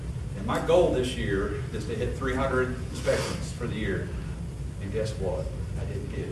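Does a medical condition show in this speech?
No.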